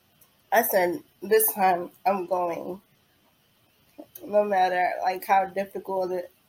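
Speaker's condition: Cerebral palsy; diagnosed at 9 months after delayed development, attended early intervention therapy; age 28, needs help with most daily living activities

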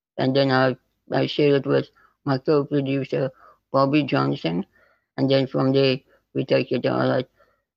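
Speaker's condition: Spinal muscular atrophy type 2; neuromuscular

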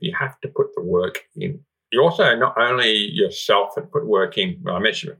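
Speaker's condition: Profound deafness, congenital, severe profound hearing loss; cochlear implant in worse ear

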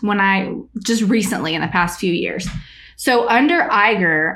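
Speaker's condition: No condition

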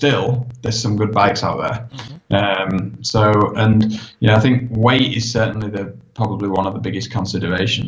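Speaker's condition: No condition

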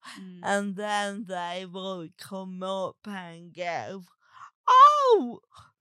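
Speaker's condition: Cerebral palsy; talks differently

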